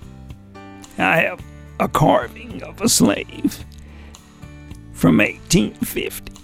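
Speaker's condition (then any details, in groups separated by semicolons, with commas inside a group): Vocal dysphonia; voice lost 25 years ago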